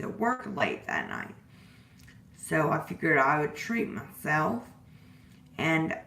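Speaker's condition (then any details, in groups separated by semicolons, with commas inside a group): Disability causing slurred speech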